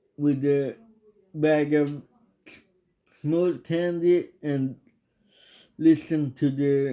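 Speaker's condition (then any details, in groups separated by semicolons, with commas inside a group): Cerebral palsy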